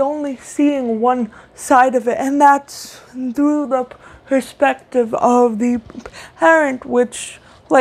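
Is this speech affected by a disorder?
Yes: cerebral palsy; speech affected.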